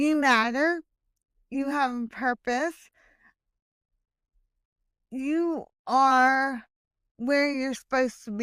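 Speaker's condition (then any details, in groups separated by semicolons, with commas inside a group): Hemiplegic cerebral palsy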